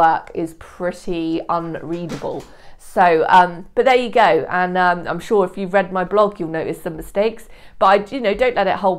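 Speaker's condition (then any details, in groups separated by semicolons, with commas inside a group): No condition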